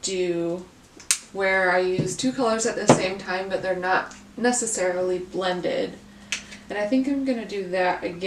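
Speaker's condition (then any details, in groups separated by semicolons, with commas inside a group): No condition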